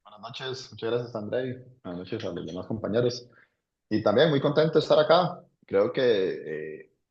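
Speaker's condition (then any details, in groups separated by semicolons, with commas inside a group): No condition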